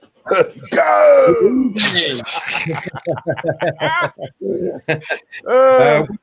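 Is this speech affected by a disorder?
No.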